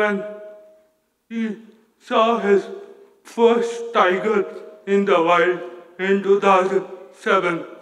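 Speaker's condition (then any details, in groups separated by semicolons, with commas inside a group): Cerebral palsy; hinders speech, sounds childlike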